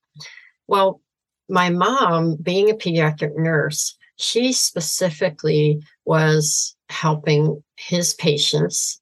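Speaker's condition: Severe cleft palate, cleft lip and palate

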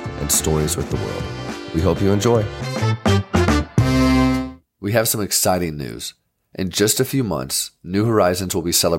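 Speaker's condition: No condition

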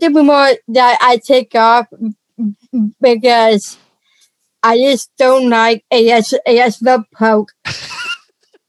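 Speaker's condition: Down syndrome; congenital

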